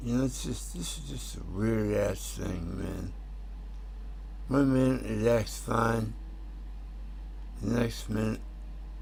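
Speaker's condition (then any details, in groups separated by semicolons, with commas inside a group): Tongue cancer; tongue tumor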